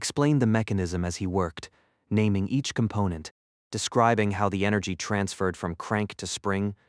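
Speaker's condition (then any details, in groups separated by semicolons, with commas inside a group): No condition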